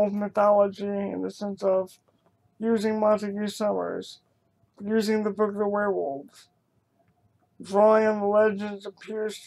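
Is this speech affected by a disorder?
Yes: cerebral palsy.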